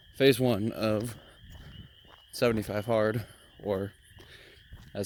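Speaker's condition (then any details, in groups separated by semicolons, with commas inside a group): No condition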